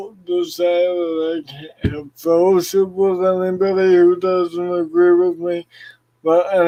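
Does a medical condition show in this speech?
Yes: cerebral palsy.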